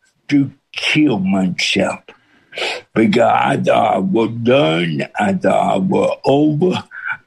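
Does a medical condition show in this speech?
Yes: cerebral palsy with speech impediment; cerebral palsy since birth; John Hayes feared nobody could understand, audience followed within minutes.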